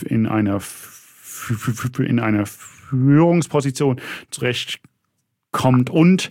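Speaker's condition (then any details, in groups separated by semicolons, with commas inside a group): Stuttering; developmental, lifelong, possibly inherited, father stuttered, brother fluent, logopedic speech therapy, constant since second grade; block right on saying he stutters; repeated sounds, prolonged sounds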